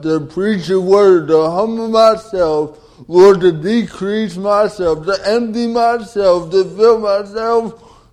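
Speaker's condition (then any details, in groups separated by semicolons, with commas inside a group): Cerebral palsy; delayed development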